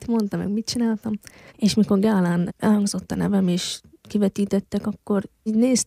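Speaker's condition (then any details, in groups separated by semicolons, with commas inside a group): Hearing loss since infancy; not allowed at deaf competitions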